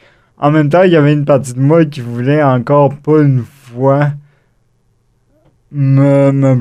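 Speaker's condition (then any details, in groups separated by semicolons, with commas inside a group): Cerebral palsy; acquired, wheelchair user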